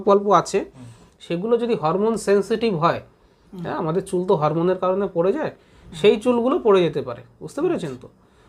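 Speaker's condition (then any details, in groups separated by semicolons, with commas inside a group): No condition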